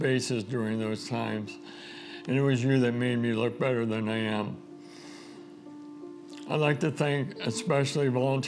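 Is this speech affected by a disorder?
Yes: ALS; diagnosed almost two years ago.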